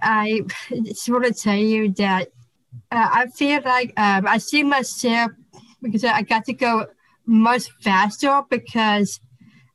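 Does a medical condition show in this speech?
Yes: Down syndrome; congenital, hypotonia at birth, diagnosed hours after birth, high marker on alpha fetoprotein test at 16 weeks; stutter, brought out by anxiety, learned to control stutter for public speaking.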